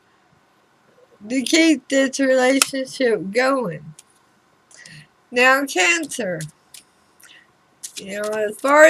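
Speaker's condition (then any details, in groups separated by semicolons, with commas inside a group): Throat cancer radiation damage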